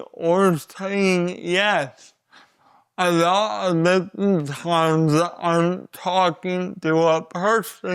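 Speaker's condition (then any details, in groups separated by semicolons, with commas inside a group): Cerebral palsy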